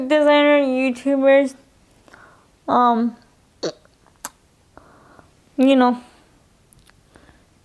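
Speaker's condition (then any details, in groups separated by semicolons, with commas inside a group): Cerebral palsy, spastic quadriplegic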